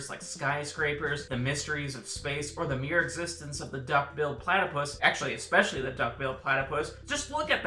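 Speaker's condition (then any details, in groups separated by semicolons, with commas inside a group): No condition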